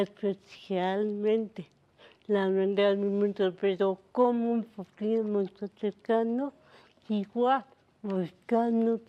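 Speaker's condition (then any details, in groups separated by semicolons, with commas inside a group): Cerebral palsy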